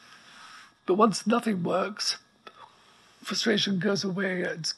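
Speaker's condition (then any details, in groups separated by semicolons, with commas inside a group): ALS; breathing apparatus audible in background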